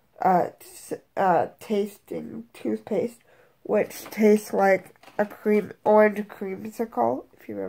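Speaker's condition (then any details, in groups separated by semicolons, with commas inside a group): Cerebral palsy; both hands affected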